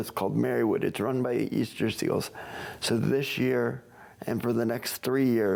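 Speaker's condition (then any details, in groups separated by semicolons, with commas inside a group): Cerebral palsy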